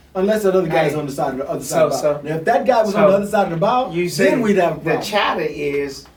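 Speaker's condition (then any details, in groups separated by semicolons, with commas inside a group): No condition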